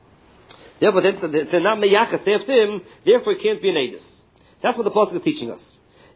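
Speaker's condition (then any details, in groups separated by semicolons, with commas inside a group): No condition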